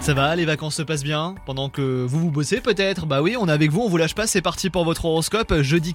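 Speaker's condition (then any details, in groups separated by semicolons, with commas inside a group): No condition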